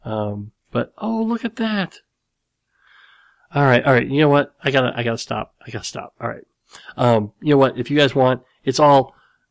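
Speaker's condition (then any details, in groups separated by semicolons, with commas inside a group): Cleft lip and palate; nose still slightly crooked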